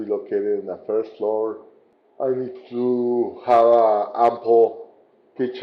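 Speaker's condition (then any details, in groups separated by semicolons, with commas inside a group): Cerebral palsy; since birth, dynamic muscle tension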